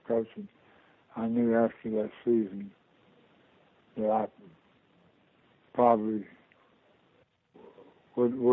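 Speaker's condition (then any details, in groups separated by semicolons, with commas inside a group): Parkinson's disease; diagnosed about two years ago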